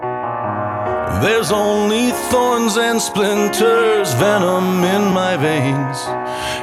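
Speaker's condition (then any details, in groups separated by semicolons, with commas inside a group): No condition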